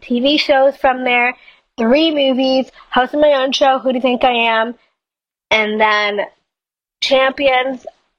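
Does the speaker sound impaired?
Yes: Down syndrome; age 21.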